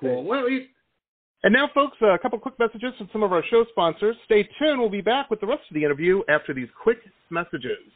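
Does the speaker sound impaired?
No.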